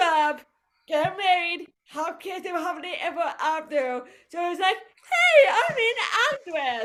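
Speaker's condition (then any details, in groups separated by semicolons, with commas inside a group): Cerebral palsy; voice affected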